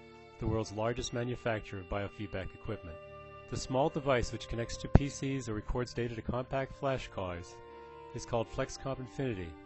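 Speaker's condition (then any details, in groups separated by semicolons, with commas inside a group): No condition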